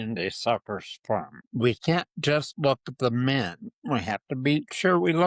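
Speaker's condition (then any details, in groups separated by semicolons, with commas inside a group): Parkinson's disease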